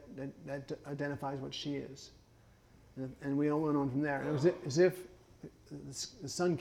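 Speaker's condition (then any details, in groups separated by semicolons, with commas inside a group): Parkinson's; speech therapy judged unnecessary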